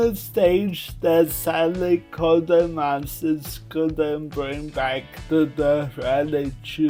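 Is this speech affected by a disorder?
Yes: cerebral palsy.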